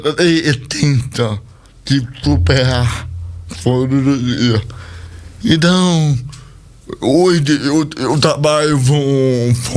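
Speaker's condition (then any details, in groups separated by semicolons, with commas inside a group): Cerebral palsy; speech not normal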